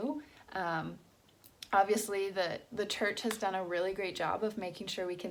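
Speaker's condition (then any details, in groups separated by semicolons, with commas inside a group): No condition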